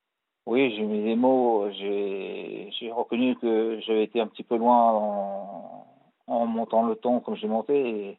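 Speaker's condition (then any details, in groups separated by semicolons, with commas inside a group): Parkinson's disease; arm and leg tremors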